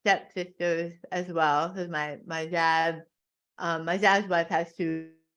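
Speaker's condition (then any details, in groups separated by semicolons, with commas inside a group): Tongue cancer; stage four tongue carcinoma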